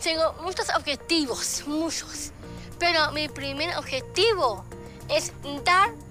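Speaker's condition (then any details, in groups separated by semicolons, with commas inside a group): Down syndrome; short limbs, small hands, feet and arms, short neck and torso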